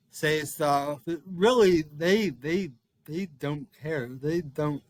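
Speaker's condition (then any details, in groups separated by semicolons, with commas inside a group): Cerebral palsy; all four limbs, mainly upper body, coordination affected, implanted pump; childhood physical therapy, pump battery replaced periodically; speech affected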